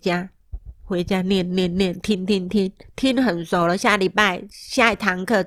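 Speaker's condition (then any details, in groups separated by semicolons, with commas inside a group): Moderate-to-severe hearing loss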